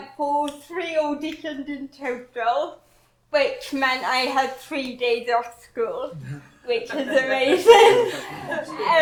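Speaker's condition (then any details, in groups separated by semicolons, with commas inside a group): Cerebral palsy; talks differently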